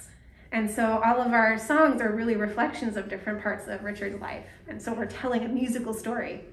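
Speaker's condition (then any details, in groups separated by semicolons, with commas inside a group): No condition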